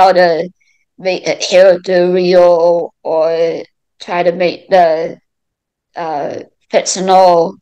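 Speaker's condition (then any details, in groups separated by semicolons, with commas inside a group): Mild cerebral palsy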